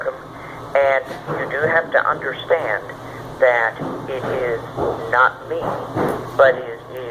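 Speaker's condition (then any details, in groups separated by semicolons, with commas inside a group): No condition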